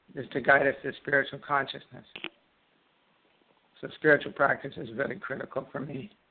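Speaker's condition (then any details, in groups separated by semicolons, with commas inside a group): Parkinson's disease; freezing about 2 years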